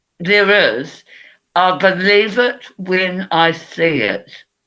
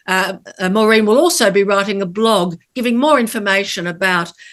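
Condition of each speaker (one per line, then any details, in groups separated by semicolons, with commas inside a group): Head and neck cancer; surgery, radiotherapy, dental implants; severe dental and oral issues, further mouth surgery pending
No condition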